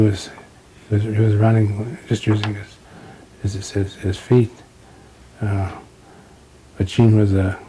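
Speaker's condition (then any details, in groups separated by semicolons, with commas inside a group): Parkinson's disease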